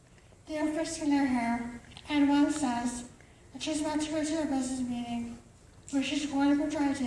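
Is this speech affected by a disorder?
Yes: cerebral palsy.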